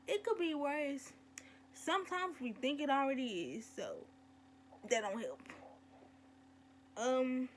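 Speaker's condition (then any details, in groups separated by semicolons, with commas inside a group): Cerebral palsy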